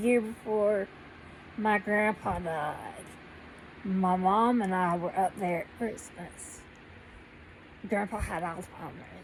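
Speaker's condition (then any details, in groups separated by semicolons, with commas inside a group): Cerebral palsy; needs crutches to walk, no teeth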